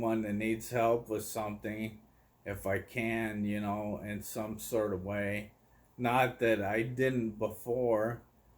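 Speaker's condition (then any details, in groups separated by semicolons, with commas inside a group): ALS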